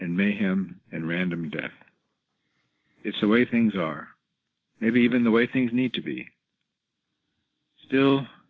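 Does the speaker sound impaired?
Yes: Parkinson's disease; rigidity-predominant form, never had tremors, gait mainly affected, diagnosed by neurologist, confirmed by drug response; 11 years into illness, ability to walk almost gone.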